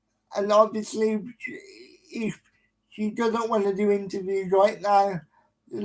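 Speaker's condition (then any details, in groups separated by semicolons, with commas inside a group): Cerebral palsy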